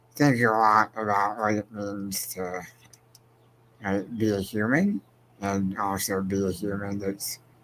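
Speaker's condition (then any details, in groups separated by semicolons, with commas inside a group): Spinal muscular atrophy; progressive, wheelchair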